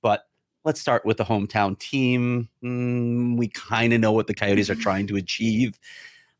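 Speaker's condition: No condition

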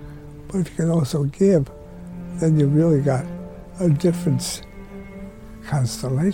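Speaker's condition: Lou Gehrig's disease; terminal; dying, heard in archival clip; speech difficult but still possible, able to speak until nearly the end

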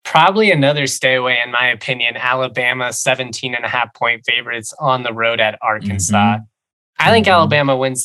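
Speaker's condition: No condition

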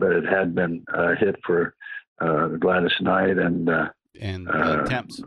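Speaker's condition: Parkinson's; past cancer

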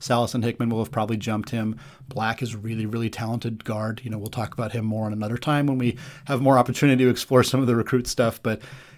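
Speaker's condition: No condition

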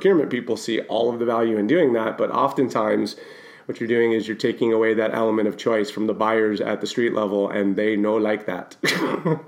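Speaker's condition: No condition

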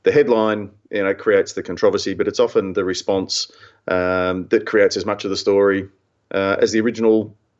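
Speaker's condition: No condition

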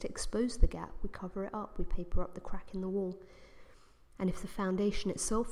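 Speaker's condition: No condition

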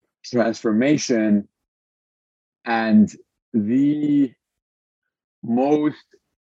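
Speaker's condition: Stutter; stutter since birth in Lebanon, speaking disability, breathing technique partly controls it, Toastmasters practice; audible stutter, pauses may sound like internet lag; blocks

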